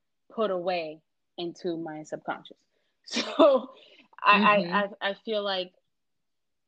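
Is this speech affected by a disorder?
Yes: stuttering; occasional stutter while talking, self-noted mid-interview after stumbling; here repeated words, prolonged sounds.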